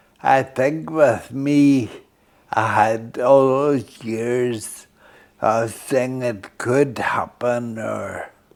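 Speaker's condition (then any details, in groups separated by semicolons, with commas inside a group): Friedreich's ataxia; late-onset type, onset around age 40; over three decades since onset, slow progression, full-time wheelchair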